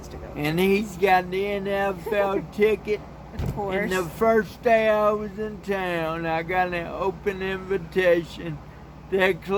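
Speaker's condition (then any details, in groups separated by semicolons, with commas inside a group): Cerebral palsy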